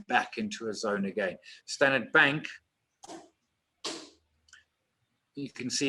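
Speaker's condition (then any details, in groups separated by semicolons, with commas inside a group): No condition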